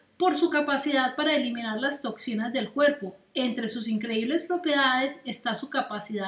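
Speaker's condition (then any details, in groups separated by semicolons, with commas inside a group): No condition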